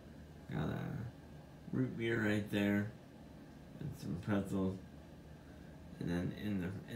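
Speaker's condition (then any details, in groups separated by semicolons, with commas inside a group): Spastic diplegia cerebral palsy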